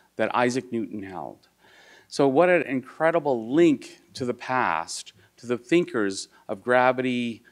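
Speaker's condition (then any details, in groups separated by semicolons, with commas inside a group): No condition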